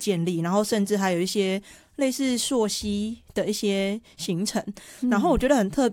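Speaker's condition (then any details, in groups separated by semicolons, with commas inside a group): Hearing impairment; uses hearing aids, feels unsafe and unable to hear with aids removed; clear articulation per host, self-reports sometimes slightly unclear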